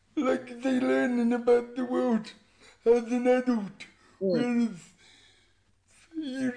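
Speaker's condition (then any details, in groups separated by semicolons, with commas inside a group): Cerebral palsy; all four limbs affected, from birth, born 12 weeks premature; voice described as unusual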